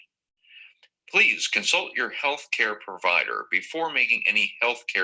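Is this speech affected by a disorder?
No.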